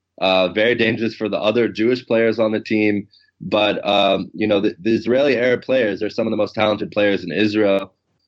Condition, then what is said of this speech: No condition.